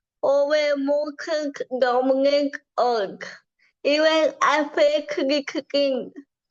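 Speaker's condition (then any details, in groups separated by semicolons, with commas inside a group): Cerebral palsy; from birth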